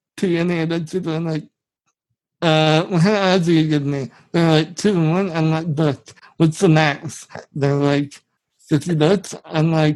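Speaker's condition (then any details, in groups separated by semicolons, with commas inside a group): Spinal muscular atrophy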